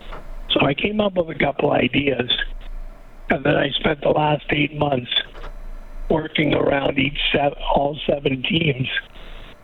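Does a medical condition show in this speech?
Yes: ALS; right arm twitching onset, spread to all limbs, three years before diagnosis, not bulbar; spread to shoulders and breathing, on two of three approved treatments, one for four years; breathing affected, speech slightly affected.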